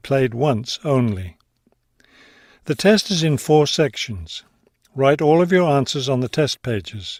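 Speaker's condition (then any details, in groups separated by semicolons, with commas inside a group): No condition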